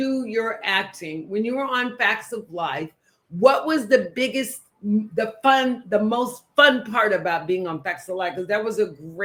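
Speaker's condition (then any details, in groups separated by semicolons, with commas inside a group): No condition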